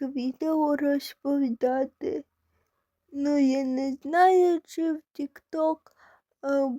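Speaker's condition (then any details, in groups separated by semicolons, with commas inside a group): Cerebral palsy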